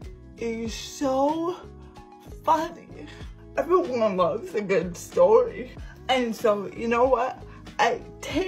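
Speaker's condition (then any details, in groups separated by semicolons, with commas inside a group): Cerebral palsy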